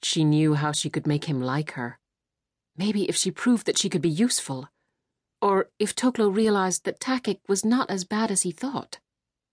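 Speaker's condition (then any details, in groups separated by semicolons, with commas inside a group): No condition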